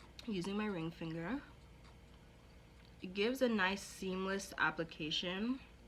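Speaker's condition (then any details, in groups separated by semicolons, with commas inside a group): No condition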